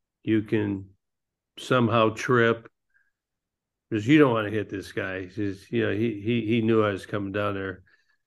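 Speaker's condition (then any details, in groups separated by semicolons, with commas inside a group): Parkinson's disease; pickleball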